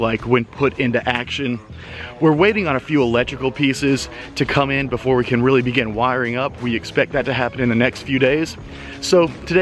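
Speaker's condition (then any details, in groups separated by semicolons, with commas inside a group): No condition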